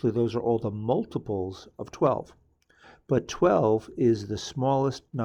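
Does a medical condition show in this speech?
No.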